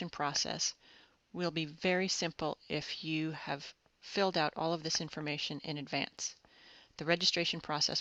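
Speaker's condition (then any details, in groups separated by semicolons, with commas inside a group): No condition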